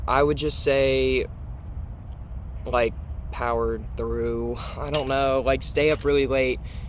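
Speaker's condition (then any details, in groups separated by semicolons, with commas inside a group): No condition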